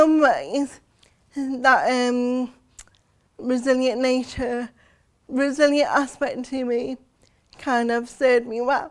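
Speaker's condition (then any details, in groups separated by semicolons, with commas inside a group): Cerebral palsy; since birth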